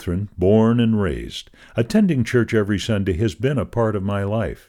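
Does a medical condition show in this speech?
No.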